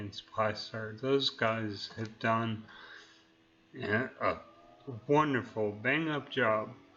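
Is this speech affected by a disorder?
Yes: neurological disease.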